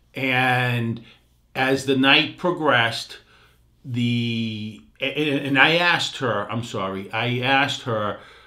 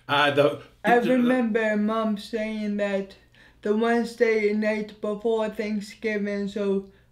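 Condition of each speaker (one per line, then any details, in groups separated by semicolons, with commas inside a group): No condition
Anoxic brain injury; overdose, about 23 minutes without breathing; after Xanax overdose; had breathing tube, speech therapy recommended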